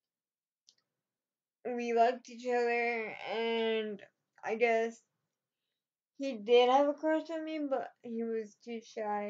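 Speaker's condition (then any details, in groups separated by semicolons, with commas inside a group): Cerebral palsy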